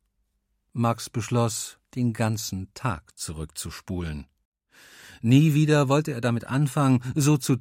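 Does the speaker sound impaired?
No.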